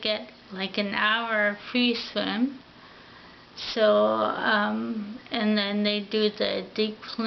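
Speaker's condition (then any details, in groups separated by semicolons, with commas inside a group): Ataxia; affects mouth and tongue coordination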